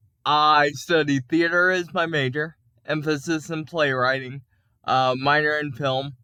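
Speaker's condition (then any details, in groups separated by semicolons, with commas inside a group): Cerebral palsy; can speak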